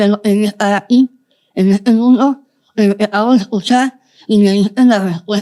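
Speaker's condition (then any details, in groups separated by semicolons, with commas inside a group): Moebius syndrome, congenital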